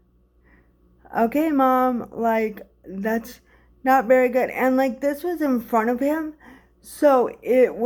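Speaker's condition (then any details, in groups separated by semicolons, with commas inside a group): Cerebral palsy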